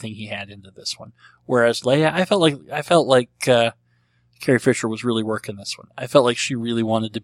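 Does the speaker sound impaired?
Yes: cleft lip and palate; cleft lip and palate since birth.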